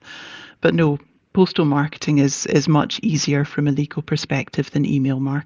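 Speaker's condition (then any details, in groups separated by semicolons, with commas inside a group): No condition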